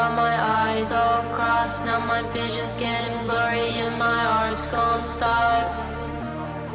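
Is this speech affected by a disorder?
No.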